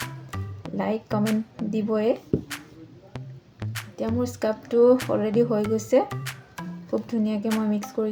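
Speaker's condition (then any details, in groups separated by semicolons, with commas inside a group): No condition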